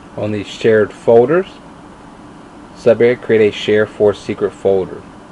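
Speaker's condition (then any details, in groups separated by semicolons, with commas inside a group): No condition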